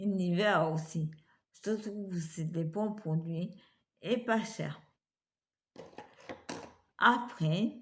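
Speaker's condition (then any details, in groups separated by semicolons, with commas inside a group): Multiple sclerosis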